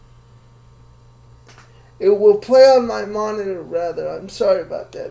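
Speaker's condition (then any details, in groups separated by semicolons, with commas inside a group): Cerebral palsy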